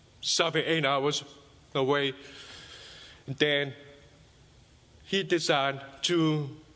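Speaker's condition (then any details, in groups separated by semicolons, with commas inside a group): Deafness; deaf and mute as a child, now speaks, understood by most people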